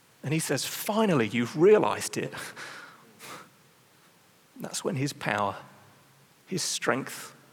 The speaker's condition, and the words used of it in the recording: None; typical speech.